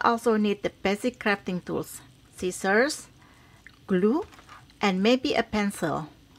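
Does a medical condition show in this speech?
No.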